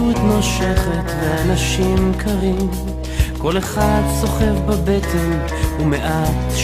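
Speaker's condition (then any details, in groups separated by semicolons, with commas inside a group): No condition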